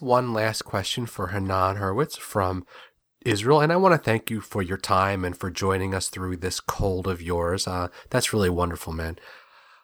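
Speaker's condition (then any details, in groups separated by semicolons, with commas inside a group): No condition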